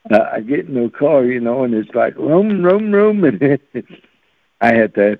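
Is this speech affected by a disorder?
Yes: cerebral palsy; since birth.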